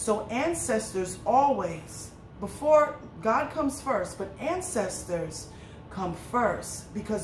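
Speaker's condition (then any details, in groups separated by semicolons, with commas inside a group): No condition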